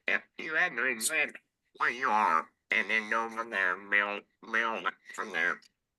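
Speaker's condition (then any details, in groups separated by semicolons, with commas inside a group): Laryngectomy; TE voice or electrolarynx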